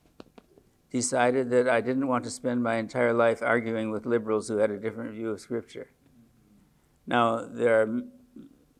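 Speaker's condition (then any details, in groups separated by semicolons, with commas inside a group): Parkinson's disease; age 74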